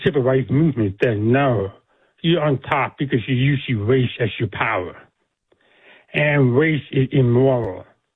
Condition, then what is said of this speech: Deafness. I would just like your audience to know that I am deaf. So I speak with a deaf accent.